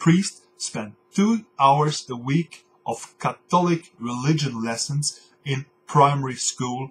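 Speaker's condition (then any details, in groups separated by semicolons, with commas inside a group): No condition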